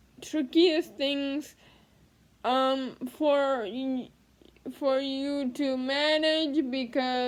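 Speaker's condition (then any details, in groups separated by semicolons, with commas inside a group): Cerebral palsy; speech therapy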